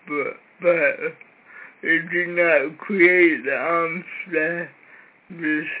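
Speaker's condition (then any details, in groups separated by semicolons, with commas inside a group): Cerebral palsy; severe cerebral palsy from birth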